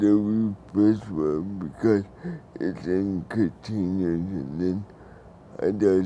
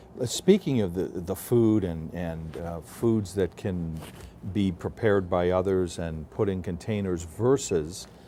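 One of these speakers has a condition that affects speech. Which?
The first: cerebral palsy; takes medications, slow to maneuver, needs help.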